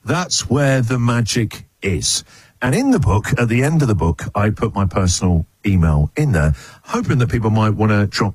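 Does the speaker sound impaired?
No.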